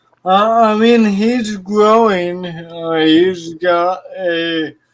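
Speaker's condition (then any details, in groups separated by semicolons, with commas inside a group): Cerebral palsy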